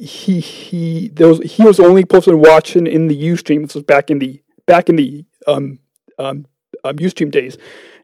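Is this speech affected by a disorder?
Yes: stuttering; lifelong stuttering; here prolonged sounds.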